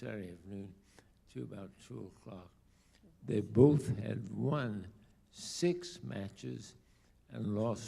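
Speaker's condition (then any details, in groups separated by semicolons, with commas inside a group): ALS; diagnosed about two years ago, late onset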